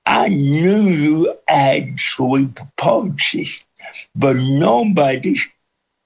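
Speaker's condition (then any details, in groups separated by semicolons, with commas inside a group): Cerebral palsy with speech impediment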